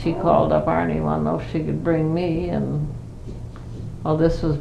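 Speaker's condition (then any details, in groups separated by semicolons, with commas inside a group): Parkinson's; Parkinson's for 5 years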